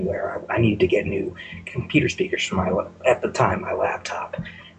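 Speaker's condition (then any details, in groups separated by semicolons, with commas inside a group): No condition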